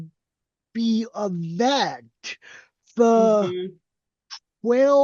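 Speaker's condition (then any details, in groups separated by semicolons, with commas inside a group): Cerebral palsy; uses walker and wheelchair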